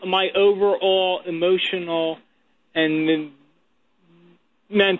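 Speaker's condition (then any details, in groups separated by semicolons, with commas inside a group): Stuttering; stuttering during phone call, speaking is difficult; stutters noticeably, talking difficult, slow to get to the point; blocks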